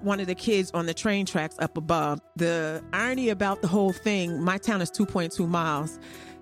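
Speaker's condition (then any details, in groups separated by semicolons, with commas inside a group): No condition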